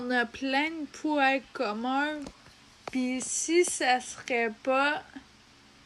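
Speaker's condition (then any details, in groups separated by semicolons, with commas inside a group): Ataxia; degenerative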